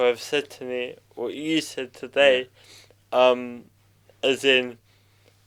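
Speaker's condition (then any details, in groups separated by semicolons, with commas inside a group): Cerebral palsy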